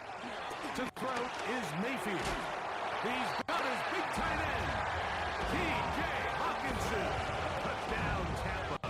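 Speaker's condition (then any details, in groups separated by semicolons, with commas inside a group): No condition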